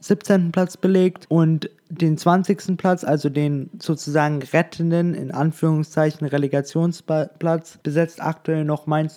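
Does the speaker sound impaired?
No.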